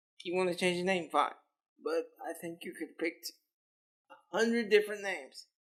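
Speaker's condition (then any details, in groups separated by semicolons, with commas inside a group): Cerebral palsy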